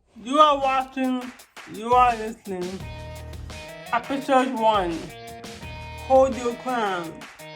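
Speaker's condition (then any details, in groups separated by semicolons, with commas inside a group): Cerebral palsy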